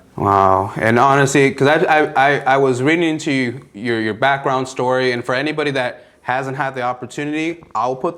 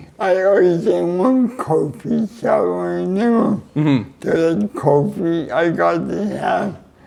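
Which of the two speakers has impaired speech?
The second: cerebral palsy.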